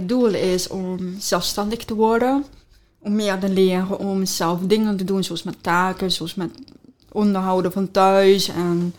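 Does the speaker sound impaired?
Yes: deafness with cochlear implant; congenital, implant from age two, magnet in head, cochlear electrodes, once robotic sound, pain, stopped use; still uses cochlear implant, lip reads well, phone typing when needed, sister Demi supports with sign; speech therapy to practise speech, says speaks very well now.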